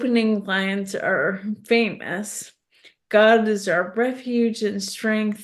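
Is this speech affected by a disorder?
Yes: ALS; progressive neurological disease, tongue fasciculations.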